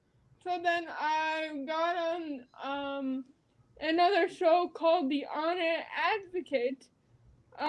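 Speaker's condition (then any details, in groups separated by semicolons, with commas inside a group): Cerebral palsy; spasticity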